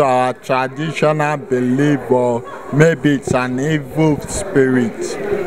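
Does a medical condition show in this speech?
Yes: cerebral palsy; affects movement and muscle tone.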